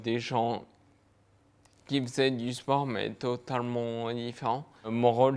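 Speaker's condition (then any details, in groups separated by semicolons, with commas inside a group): Multiple sclerosis; fatigue, lower limbs affected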